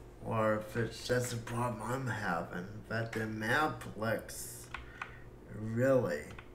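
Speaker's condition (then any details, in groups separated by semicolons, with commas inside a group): Cerebral palsy; breathing fine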